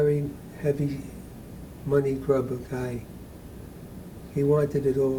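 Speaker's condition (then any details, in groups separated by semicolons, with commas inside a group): Parkinson's disease; very poor memory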